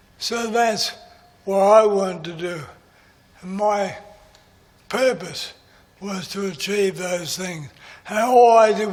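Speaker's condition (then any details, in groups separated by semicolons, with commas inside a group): MND; voice is going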